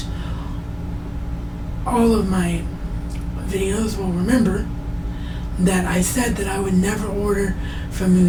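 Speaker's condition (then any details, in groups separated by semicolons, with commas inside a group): Cerebral palsy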